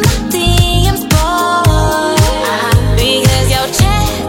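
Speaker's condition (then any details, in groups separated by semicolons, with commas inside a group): No condition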